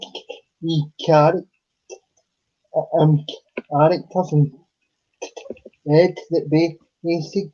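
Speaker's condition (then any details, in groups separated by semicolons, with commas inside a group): Cerebral palsy; unable to walk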